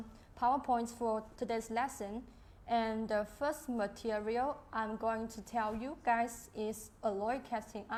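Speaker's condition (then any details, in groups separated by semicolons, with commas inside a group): No condition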